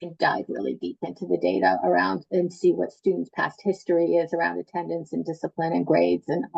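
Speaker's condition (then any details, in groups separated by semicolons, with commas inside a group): No condition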